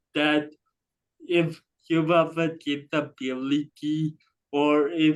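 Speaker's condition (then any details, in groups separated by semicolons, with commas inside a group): Cerebral palsy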